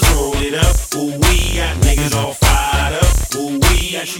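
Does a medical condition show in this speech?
No.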